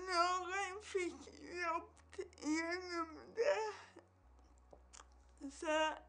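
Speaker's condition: Cerebral palsy; onset at birth, umbilical cord around neck, oxygen deprivation, brain damage

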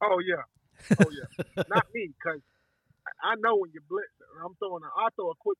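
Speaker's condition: No condition

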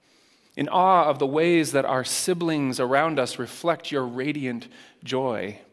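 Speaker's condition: No condition

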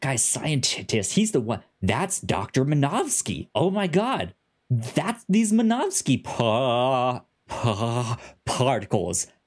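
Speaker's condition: Stutter; self-attributed to brain moving faster than mouth; good and bad days, some days cannot speak, fast when excited, mistaken for cartoony bit; repeated sounds, blocks

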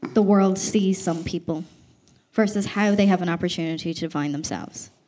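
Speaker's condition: No condition

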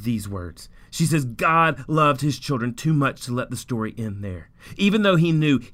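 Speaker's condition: No condition

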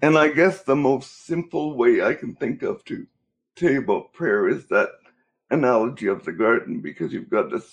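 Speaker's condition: Cerebral palsy; cerebral palsy since birth

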